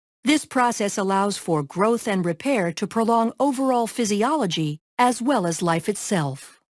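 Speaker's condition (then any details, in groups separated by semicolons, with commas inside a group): No condition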